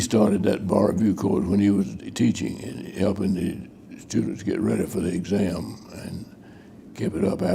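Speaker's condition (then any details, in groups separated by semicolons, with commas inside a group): Parkinson's disease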